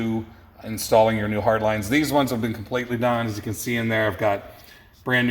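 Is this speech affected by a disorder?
No.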